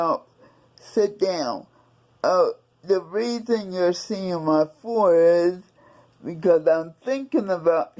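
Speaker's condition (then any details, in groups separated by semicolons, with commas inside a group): Cerebral palsy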